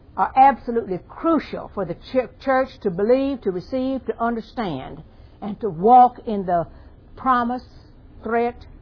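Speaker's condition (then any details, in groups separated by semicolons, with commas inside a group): No condition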